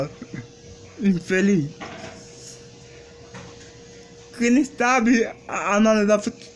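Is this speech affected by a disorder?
Yes: cerebral palsy.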